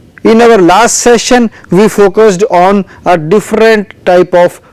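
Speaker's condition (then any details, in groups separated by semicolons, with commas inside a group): No condition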